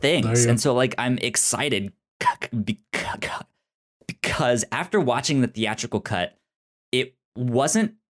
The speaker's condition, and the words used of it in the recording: Stuttering. I like talking about this stuff, but I also stutter.